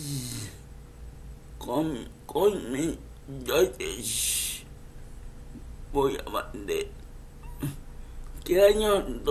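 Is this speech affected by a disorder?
Yes: cerebral palsy; wheelchair user; condition affects speech.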